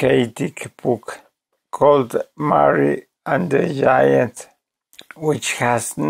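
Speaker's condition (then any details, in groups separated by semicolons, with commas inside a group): ALS; voice severely damaged, hard to understand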